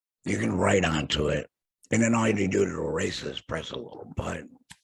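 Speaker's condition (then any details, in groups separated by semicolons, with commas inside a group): Laryngectomy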